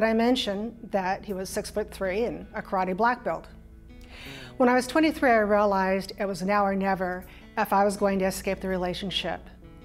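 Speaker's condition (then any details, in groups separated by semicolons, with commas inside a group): No condition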